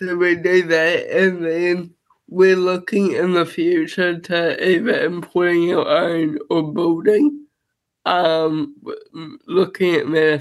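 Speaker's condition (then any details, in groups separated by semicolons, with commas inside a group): Cerebral palsy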